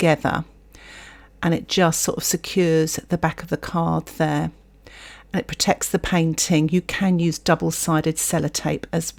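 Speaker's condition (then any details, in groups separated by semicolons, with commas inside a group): No condition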